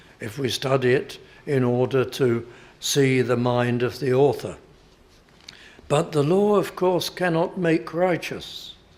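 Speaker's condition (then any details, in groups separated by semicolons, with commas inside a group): No condition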